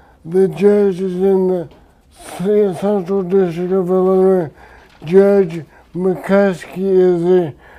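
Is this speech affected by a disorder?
Yes: traumatic brain injury; speech affected.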